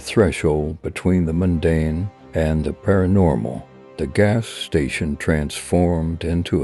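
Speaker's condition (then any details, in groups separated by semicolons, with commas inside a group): No condition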